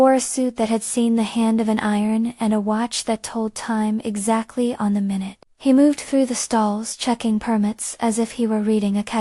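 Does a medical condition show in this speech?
No.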